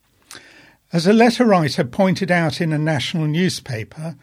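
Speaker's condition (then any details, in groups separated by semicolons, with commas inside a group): No condition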